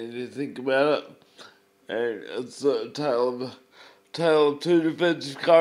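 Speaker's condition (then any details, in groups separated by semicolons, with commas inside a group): Cerebral palsy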